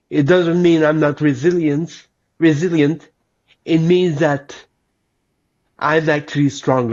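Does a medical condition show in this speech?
Yes: cerebral palsy; lifelong.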